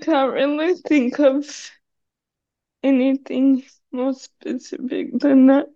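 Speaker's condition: Cerebral palsy; needs hand to hold on steep stairs

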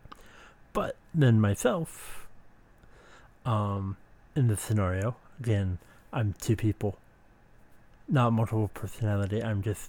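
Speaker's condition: Speech impediment

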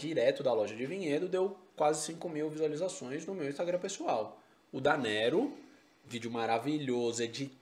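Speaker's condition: No condition

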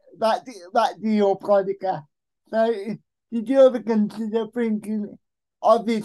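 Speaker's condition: Cerebral palsy; uses electric wheelchair driven himself

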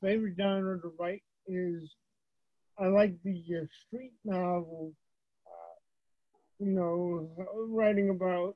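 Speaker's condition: Cerebral palsy; wheelchair user

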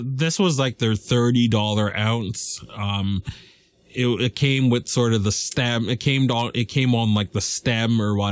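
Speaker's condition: No condition

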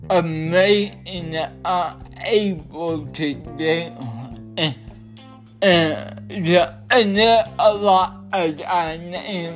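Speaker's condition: Cerebral palsy

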